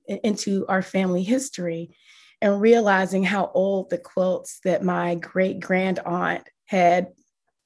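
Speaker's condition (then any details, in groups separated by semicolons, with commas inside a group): No condition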